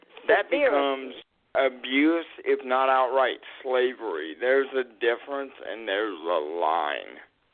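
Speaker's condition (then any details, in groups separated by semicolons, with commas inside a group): Cerebral palsy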